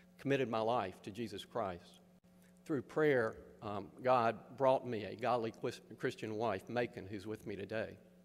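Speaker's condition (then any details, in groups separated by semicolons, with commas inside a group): No condition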